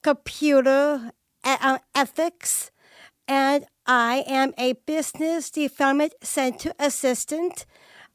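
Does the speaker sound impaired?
Yes: Down syndrome.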